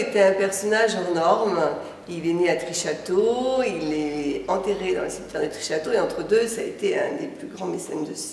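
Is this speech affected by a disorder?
No.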